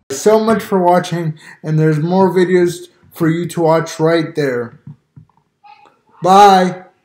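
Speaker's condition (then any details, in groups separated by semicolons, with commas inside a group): Cerebral palsy; uses wheelchair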